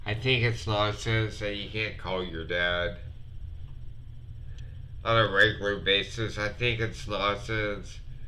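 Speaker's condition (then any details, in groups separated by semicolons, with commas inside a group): Multiple sclerosis; sometimes hard to breathe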